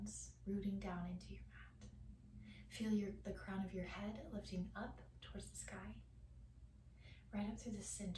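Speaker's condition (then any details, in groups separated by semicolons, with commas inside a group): No condition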